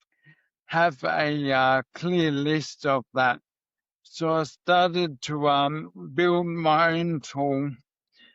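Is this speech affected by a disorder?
Yes: MND; voice may sound shaky from clonus.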